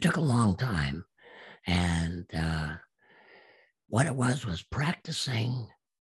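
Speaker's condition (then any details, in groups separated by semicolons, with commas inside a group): Absent vocal cords; speech therapist saw no hope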